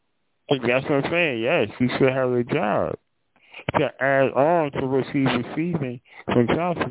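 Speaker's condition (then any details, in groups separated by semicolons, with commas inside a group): Muscular dystrophy with tracheostomy; born with muscular dystrophy, wheelchair since age 12, month-long coma, unable to talk for four years; voice sounds kind of distorted due to trach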